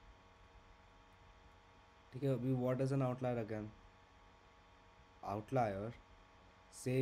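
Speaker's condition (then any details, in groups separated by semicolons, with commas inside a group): No condition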